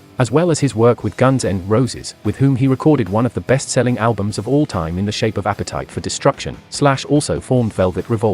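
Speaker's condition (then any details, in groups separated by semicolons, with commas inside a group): No condition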